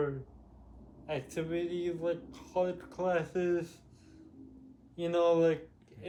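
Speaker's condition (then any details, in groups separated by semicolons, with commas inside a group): Cerebral palsy; with developmental delay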